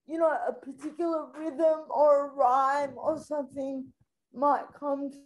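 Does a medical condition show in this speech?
Yes: spastic quadriplegic cerebral palsy; affects all of daily life, requires support with every aspect of daily life.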